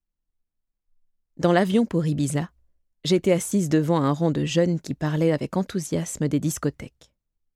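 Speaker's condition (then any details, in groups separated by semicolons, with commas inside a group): No condition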